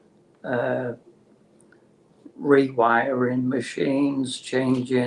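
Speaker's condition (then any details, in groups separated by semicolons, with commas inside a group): Motor neurone disease; terminal, no cure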